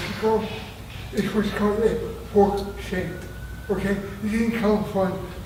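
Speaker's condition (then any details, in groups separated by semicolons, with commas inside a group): Traumatic brain injury; near-fatal injury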